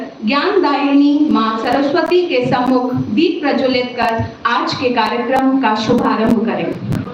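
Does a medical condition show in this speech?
No.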